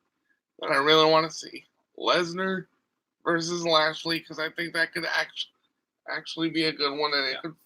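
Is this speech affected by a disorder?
Yes: cerebral palsy.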